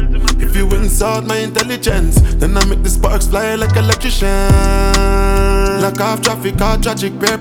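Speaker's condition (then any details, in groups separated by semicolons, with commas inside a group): No condition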